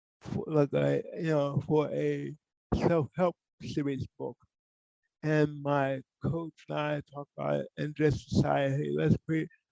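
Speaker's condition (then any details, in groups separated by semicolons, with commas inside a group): Cerebral palsy; from birth, poor hand use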